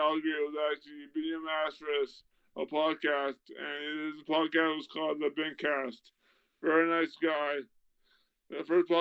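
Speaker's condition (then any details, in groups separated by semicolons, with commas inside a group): Traumatic brain injury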